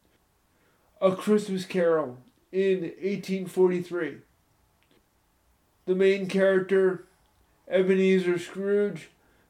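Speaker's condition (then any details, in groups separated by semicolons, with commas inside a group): Spastic cerebral palsy; from spinal meningitis, born two months premature, present from birth, stiff tight involuntary muscles, mainly legs; moderately impacted balance and coordination, uses crutches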